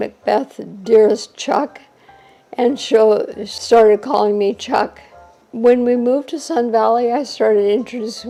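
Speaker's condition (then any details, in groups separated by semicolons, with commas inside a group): ALS; shortly after diagnosis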